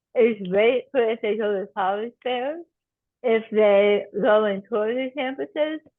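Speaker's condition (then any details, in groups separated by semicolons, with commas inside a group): Tongue cancer surgery and reconstruction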